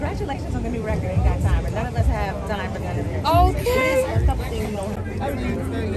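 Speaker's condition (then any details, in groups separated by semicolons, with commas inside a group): No condition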